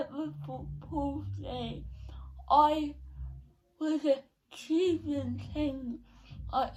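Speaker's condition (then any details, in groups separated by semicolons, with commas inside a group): Cerebral palsy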